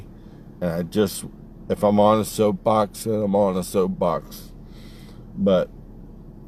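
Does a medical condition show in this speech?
Yes: ALS.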